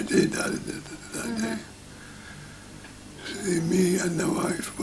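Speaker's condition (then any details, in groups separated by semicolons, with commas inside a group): Parkinson's disease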